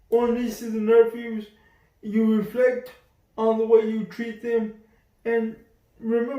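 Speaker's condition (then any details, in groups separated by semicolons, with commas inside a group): Cerebral palsy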